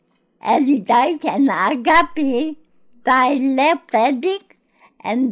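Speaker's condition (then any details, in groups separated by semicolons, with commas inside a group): Cerebral palsy; born in Greece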